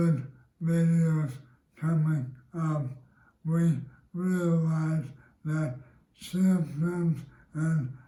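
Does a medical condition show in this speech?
Yes: ALS; pseudobulbar affect, amitriptyline for saliva, atropine drops earlier; excess saliva, pauses, slower less clear speech, can swallow.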